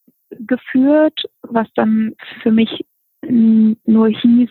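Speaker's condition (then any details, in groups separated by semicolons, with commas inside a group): Stuttering; since early childhood, logopedics, no reading aloud at school, four-week VIPER-model desensitization intensive therapy at 15; age 28, much internal stuttering, audible stuttering less, more audible in some phases; brief pause then continues without audible stutter, feels symptoms before heard; repeated sounds, prolonged sounds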